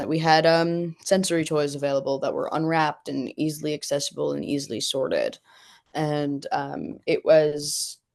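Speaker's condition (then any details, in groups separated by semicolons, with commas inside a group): No condition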